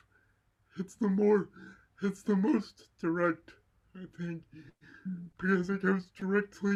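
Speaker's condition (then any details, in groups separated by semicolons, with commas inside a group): Cerebral palsy, mild; vocal and speech impairments, voice not normal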